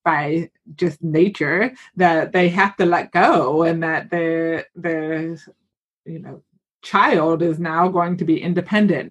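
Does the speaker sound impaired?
Yes: hearing loss with cochlear implant; recent cochlear implant surgery, decided on implant because hearing had decreased.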